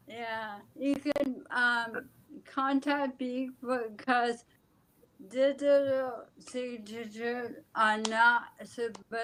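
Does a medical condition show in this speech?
Yes: ALS.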